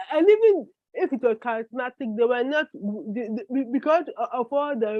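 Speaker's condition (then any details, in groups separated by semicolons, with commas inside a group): Cerebral palsy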